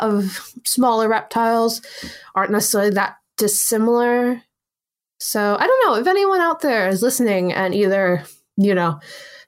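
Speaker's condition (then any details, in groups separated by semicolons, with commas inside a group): No condition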